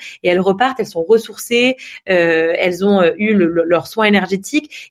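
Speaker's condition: No condition

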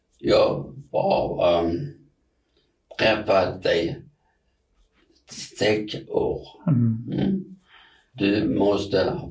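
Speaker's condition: Aphasia; thinks clearly, knows words in head but cannot get them out, fillers, repetitions, word-finding errors, short phrases

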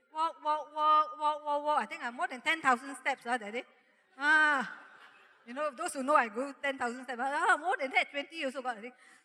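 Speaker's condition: No condition

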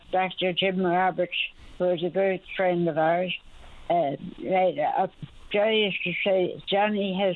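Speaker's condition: Speech impediment after stroke, mild

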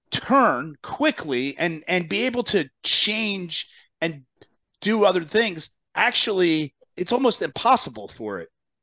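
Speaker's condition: No condition

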